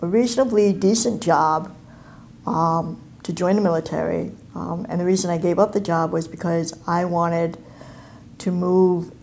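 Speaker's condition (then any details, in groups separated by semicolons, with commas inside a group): Cleft palate and cleft lip; congenital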